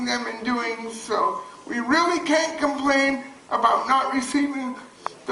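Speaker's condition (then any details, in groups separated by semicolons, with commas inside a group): Cerebral palsy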